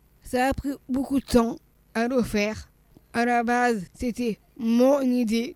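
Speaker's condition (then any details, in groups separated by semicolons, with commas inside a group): Down syndrome; congenital, heart malformation, heart surgery at age one after staphylococcus aureus, later reoperated; aged 39; swallowing problems, slowness, childhood speech therapy to tone tongue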